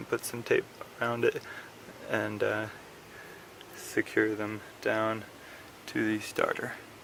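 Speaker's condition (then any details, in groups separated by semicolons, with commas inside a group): No condition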